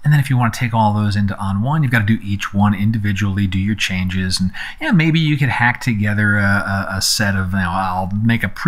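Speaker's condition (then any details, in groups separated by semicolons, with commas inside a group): No condition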